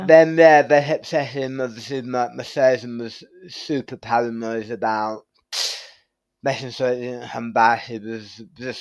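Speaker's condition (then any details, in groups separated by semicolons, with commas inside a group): Tongue cancer surgery; right-side tongue surgery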